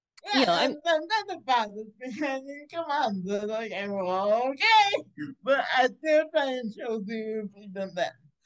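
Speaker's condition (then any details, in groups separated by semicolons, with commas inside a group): Cerebral palsy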